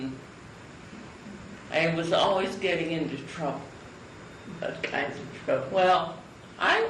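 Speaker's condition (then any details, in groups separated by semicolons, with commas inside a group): Cerebral palsy; from birth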